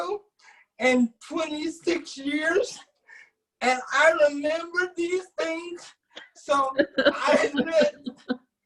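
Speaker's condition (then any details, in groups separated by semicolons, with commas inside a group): Cerebral palsy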